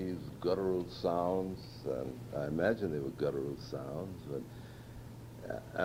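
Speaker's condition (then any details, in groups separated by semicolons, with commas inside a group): No condition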